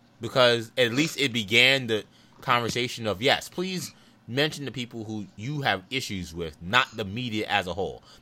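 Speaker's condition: No condition

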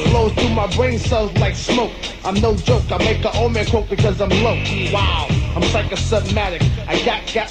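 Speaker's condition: No condition

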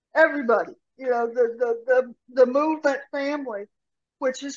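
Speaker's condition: Cerebral palsy; from birth, instability causing trips, severe rotator cuff tear, formerly monthly falls needing engine 6 lift assists

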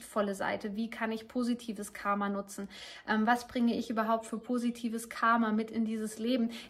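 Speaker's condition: No condition

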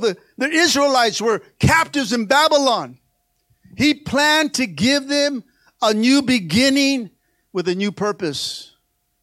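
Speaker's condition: No condition

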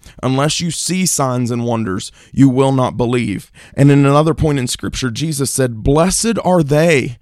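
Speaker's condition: No condition

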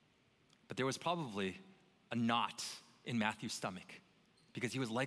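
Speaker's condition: No condition

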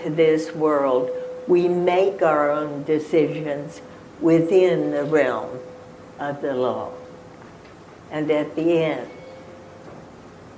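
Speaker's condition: Spasmodic dysphonia; ALS

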